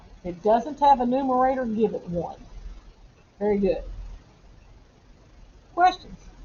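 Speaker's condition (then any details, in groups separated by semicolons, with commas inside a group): No condition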